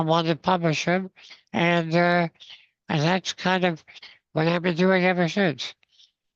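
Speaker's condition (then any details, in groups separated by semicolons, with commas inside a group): Spinal muscular atrophy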